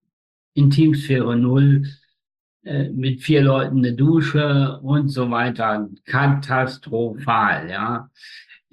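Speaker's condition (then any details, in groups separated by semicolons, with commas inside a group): Spastic tetraparesis, spastic quadriplegia; speech control difficulties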